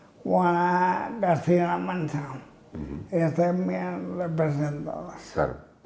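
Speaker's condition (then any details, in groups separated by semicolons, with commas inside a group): Amyotrophic lateral sclerosis (ela)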